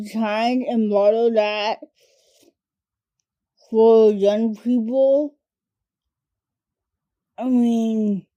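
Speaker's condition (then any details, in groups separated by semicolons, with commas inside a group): Cerebral palsy; affects speech and fine motor skills; diagnosed as toddler; primarily affects speech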